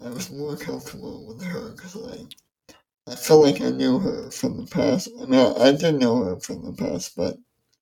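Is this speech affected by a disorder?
Yes: ALS; ALS diagnosed at age 27, gradual changes before diagnosis, nervous system disease weakening muscles; speech affected, mouth function impaired, affects reading aloud.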